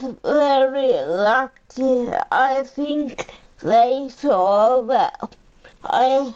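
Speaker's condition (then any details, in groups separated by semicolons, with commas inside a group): Cerebral palsy; uses a power chair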